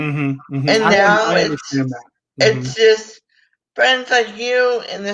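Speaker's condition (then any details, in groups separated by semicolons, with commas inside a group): Cerebral palsy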